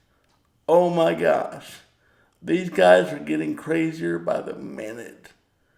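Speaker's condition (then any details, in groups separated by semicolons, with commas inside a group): Cerebral palsy; power wheelchair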